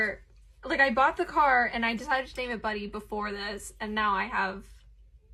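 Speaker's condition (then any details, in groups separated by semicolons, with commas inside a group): No condition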